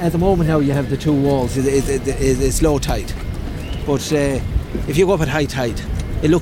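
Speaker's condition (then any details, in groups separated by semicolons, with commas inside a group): No condition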